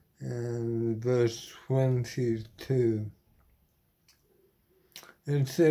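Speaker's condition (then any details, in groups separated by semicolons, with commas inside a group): Motor neuron disease; terminal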